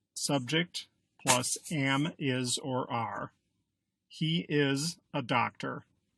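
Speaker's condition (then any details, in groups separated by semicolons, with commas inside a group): No condition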